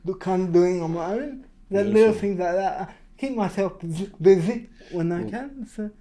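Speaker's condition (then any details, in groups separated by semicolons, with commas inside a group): Cerebral palsy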